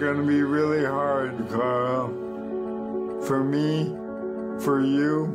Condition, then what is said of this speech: ALS (motor neuron disease). Today, my muscles are turning into jello, and my voice ain't what it used to be.